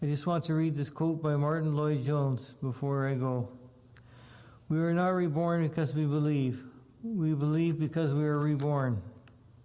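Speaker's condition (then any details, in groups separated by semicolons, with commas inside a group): Parkinson's disease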